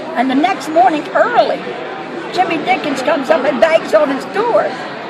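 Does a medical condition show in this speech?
No.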